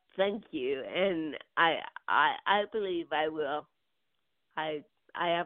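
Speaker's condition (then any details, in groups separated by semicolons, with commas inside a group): Cerebral palsy; birth onset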